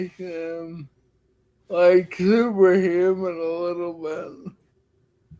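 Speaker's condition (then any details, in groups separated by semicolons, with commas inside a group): Friedreich's ataxia; uses wheelchair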